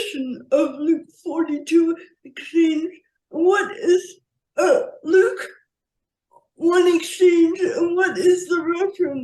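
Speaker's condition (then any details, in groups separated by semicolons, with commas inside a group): Quadriplegic cerebral palsy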